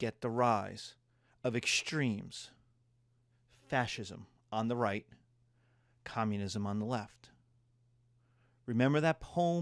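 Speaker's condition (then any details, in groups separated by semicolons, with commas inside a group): No condition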